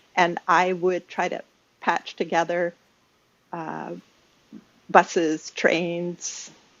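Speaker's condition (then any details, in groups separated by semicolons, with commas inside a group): No condition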